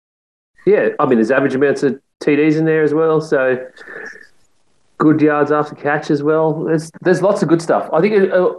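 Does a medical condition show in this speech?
No.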